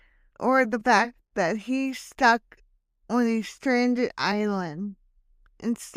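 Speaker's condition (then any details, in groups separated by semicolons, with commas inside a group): Hemiplegic cerebral palsy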